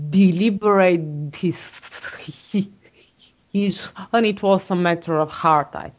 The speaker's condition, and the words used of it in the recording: Stuttering. And sometimes I also, my stuttering is worse when I speak of in foreign language